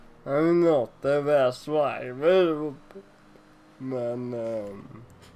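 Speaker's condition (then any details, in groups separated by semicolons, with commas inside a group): Cerebral palsy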